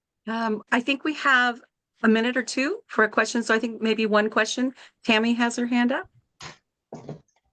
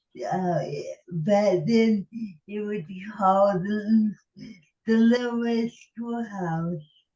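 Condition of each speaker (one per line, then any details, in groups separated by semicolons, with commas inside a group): No condition
Cerebral palsy; from early childhood, early intervention therapies before 3; now in 50s; could not talk as young child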